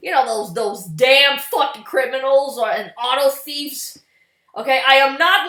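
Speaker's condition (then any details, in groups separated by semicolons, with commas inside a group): No condition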